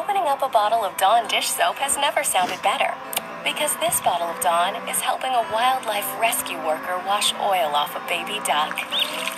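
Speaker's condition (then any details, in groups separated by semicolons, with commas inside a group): No condition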